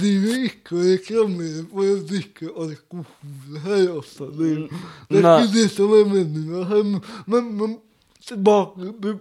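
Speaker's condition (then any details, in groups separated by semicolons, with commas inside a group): Cerebral palsy; speech difficulties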